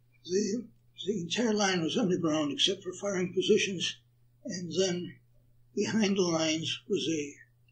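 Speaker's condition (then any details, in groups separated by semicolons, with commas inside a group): Parkinson's; attributed to Agent Orange exposure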